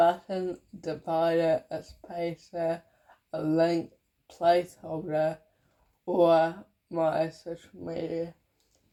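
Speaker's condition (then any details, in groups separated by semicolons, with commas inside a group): Cerebral palsy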